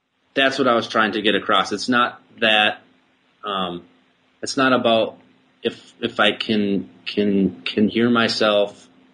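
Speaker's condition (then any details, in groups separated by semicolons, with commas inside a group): Stuttering; little daily speaking practice; frequent short stutters rather than long blocks, no speaking strategies ever worked on; worse explaining technical things, less with familiar listeners and regular talking; repeated words, prolonged sounds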